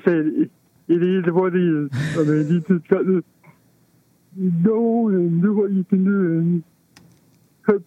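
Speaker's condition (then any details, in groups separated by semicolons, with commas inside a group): Cerebral palsy; balance and posture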